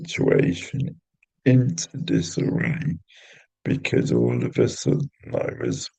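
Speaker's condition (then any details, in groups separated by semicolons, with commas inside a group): Cerebral palsy; intrathecal baclofen pump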